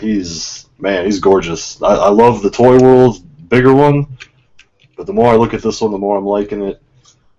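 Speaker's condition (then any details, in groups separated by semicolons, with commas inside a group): No condition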